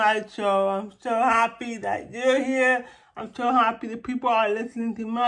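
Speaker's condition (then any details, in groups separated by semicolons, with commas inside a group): Cerebral palsy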